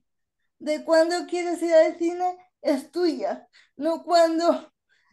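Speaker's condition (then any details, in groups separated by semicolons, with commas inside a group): Cerebral palsy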